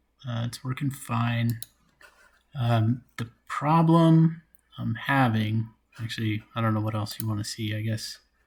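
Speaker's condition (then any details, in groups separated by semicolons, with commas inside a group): No condition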